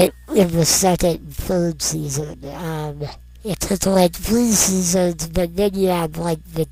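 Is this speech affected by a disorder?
Yes: non-progressive muscular dystrophy.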